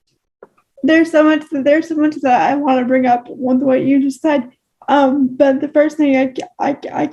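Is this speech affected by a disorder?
Yes: cerebral palsy, spastic.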